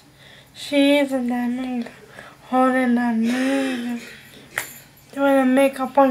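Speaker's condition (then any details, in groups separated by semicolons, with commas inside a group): Cerebral palsy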